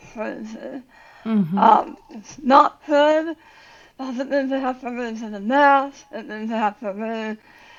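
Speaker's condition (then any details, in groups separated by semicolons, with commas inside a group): Tongue cancer surgery; altered speech, cannot raise voice, worse when tired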